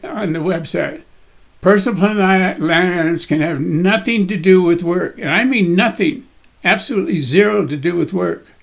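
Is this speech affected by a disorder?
Yes: Parkinson's disease; Parkinson's getting in the way a little, daily cardio and gym workouts.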